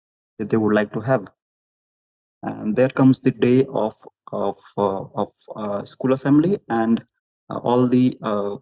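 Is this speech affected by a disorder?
Yes: stammering; stammer since very young age, at 16 blocked, stammered and spat during school assembly speech; adult, openly discloses stammer, expects to stammer during this conversation, asks listeners for patience; stammers less when more confident, stammers when nervous; here repeated sounds, prolonged sounds.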